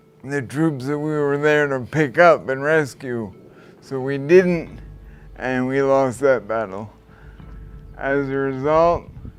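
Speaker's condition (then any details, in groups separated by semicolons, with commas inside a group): Traumatic brain injury; head impact despite helmet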